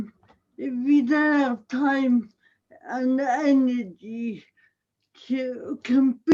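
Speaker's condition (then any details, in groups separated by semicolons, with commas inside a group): Cerebral palsy; audible speech impairment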